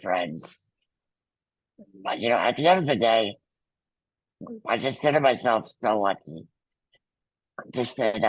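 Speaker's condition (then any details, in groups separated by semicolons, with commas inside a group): Muscular dystrophy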